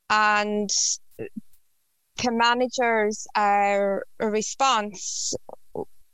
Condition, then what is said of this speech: Stuttering. Yeah, like, today now, I did have actually a good day, you know, with this speech, but tomorrow I wouldn't be able to speak a word